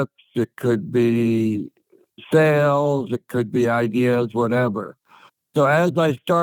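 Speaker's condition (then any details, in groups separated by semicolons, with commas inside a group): ALS; onset right arm, then left arm, legs, quadriplegic, prior neck surgeries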